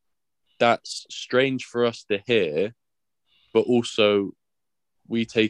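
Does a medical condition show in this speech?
No.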